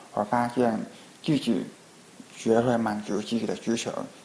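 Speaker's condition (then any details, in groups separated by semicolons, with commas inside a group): Hearing impairment; Skype video calls hard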